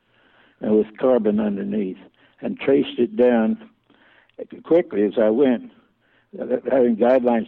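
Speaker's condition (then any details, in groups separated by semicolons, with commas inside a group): Parkinson's; slowly progressive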